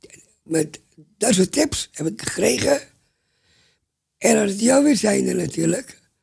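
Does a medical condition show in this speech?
Yes: Down syndrome; congenital, present since birth; speaks well by own and host's account, expresses himself clearly.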